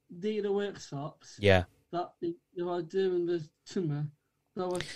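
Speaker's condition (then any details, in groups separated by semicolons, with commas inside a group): Down syndrome; from birth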